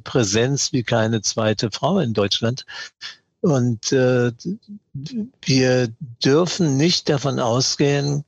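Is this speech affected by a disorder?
Yes: Parkinson's disease; diagnosed 2016 at age 75.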